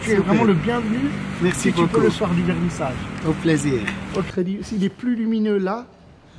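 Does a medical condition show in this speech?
No.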